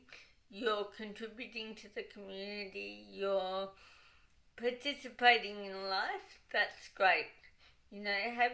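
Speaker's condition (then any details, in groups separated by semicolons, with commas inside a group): Cerebral palsy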